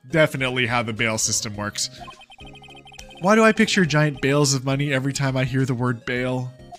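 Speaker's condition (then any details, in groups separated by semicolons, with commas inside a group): No condition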